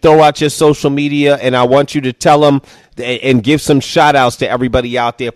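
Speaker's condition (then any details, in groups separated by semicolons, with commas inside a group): No condition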